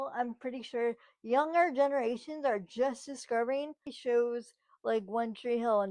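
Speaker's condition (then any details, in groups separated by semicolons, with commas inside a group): Cerebral palsy, spastic; from birth, muscle spasms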